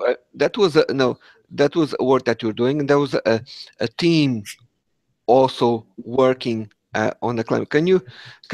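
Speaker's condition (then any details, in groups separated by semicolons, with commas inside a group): No condition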